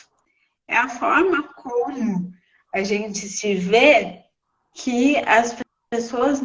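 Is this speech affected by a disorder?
Yes: cerebral palsy.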